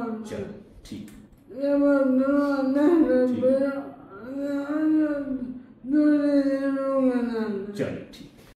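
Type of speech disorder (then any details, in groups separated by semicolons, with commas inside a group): Slurred speech; amyotrophic lateral sclerosis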